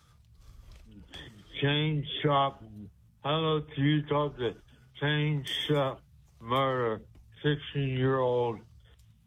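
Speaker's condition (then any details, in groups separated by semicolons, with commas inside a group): Speech impediment; usually hard for listeners to understand; calling in to radio show by phone; unusually intelligible on this call, host understood every word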